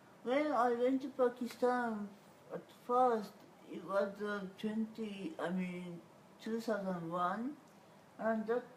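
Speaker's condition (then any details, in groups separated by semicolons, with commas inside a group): Cerebral palsy; whole body affected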